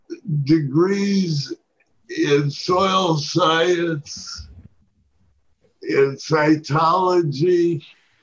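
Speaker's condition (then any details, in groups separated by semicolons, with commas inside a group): Parkinson's disease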